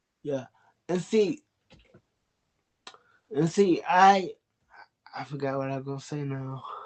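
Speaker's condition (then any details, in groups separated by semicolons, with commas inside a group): Cerebral palsy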